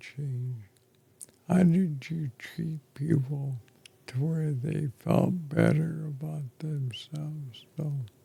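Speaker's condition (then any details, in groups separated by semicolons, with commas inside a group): ALS; affects chest and throat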